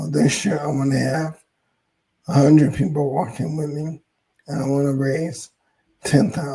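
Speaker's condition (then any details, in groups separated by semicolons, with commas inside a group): ALS; hoarse voice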